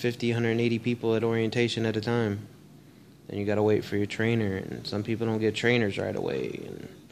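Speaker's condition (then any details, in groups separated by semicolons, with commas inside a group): No condition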